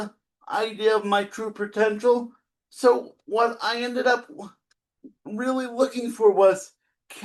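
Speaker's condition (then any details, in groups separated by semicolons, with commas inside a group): Cerebral palsy; spastic type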